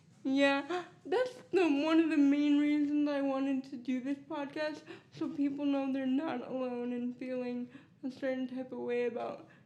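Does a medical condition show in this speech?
Yes: cerebral palsy; core and balance affected, manual wheelchair, slow handwriting; physical therapy, walks with assistance, regresses without therapy.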